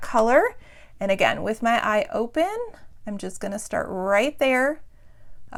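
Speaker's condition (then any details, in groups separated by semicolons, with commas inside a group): No condition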